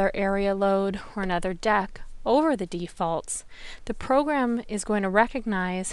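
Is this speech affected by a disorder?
No.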